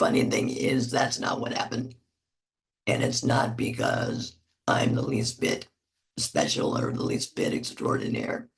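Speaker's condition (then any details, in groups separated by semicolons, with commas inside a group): Laryngectomy; voice box removed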